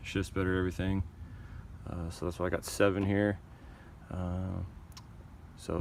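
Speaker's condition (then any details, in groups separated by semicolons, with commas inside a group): No condition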